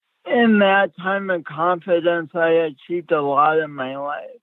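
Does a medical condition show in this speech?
Yes: speech impediment; since childhood.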